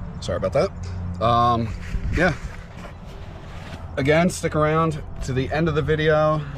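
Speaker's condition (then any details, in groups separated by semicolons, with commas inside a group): No condition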